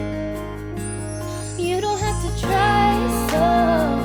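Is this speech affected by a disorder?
No.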